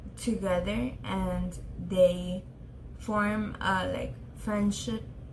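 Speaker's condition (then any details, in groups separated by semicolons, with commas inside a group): Traumatic brain injury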